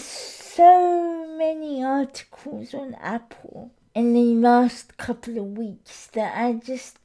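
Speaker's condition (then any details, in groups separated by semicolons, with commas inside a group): Cerebral palsy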